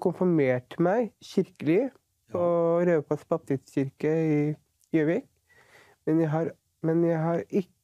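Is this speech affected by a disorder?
Yes: Down syndrome; present since birth; age 43.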